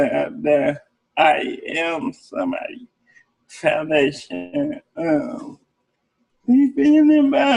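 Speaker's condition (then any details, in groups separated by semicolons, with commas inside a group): Cerebral palsy; speech therapy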